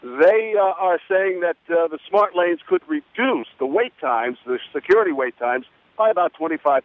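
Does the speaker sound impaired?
No.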